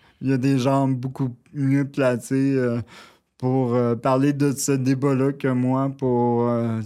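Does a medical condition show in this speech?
Yes: cerebral palsy, near quadriplegia.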